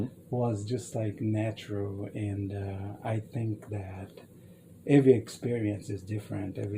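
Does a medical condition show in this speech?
No.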